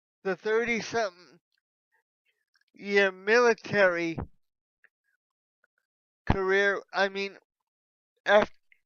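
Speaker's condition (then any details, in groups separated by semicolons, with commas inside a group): Cerebral palsy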